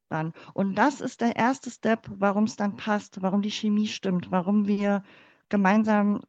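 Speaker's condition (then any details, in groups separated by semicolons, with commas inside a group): Cleft palate; congenital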